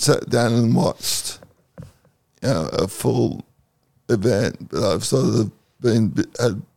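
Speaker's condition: Cerebral palsy; cerebral palsy affecting the muscles, once cold stays cold; second COVID vaccine dose, Pfizer chosen on doctor's advice over AstraZeneca due to blood clot risk

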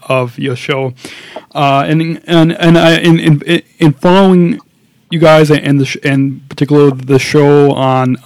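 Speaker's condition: Stuttering; repeated sounds

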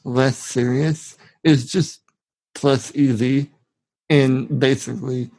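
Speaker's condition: Spinal muscular atrophy, severe; genetic

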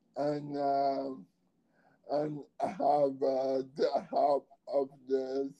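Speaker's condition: ALS; diagnosed at age 27; voice box going, slurred speech, speaks very slowly, hard to hear

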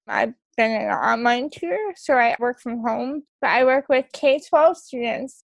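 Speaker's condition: Cerebral palsy; wheelchair use, onset before birth

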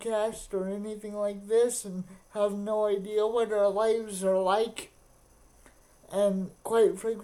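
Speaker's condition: Cerebral palsy; wheelchair user

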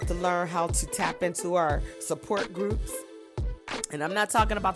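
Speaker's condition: No condition

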